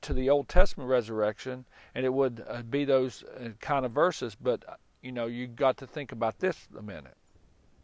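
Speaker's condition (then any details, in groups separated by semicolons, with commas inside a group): No condition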